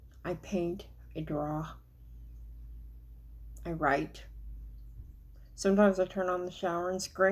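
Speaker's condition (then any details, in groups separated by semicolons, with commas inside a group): Cerebral palsy; walks flat-footed; fatigue; speech noticeably atypical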